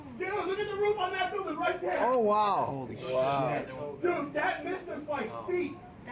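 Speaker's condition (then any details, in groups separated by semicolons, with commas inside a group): No condition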